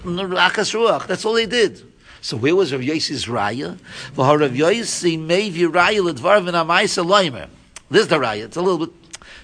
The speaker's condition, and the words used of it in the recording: None; typical speech.